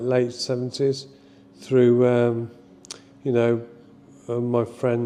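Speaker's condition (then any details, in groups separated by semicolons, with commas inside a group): Motor neurone disease (ALS)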